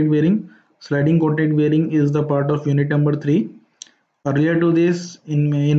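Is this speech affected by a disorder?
No.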